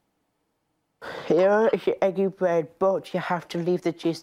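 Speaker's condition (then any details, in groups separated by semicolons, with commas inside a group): Down syndrome; extra chromosome, present from birth, recognized at birth before cord was cut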